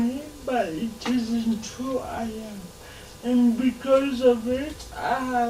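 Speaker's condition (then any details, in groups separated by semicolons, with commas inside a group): Cerebral palsy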